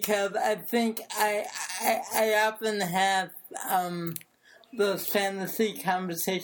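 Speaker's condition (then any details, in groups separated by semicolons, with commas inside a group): Cerebral palsy; since birth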